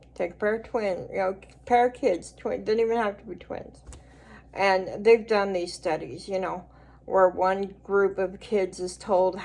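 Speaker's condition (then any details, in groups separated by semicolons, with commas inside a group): Cerebral palsy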